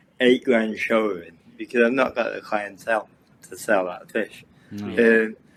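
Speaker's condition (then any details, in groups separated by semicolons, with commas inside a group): Cerebral palsy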